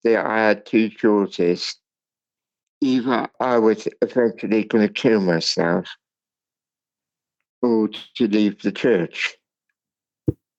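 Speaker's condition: Cerebral palsy; speech impairment

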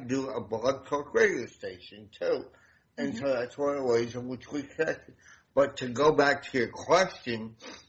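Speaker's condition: Damaged voice box; voice box damaged by medic during hospital transport after fire rescue

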